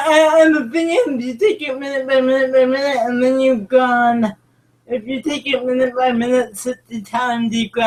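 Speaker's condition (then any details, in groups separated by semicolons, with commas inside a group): Cerebral palsy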